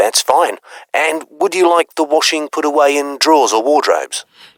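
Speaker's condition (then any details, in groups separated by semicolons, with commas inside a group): No condition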